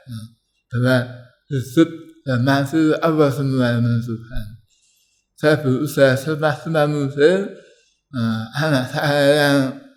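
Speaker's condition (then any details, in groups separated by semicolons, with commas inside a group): Tongue cancer; biopsy-confirmed, ECCT treatment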